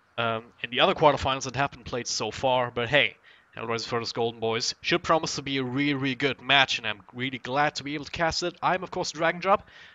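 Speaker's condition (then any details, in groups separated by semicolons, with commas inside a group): No condition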